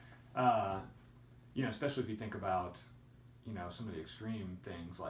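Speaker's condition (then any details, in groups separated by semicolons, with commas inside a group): No condition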